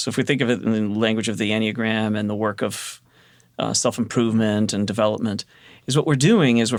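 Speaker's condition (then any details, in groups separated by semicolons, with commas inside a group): No condition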